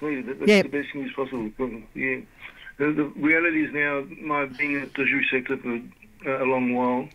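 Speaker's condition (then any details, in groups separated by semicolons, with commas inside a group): Parkinson's disease; diagnosed 2019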